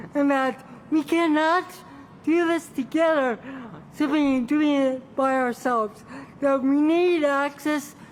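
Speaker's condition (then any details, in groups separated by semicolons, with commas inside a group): Cerebral palsy; from birth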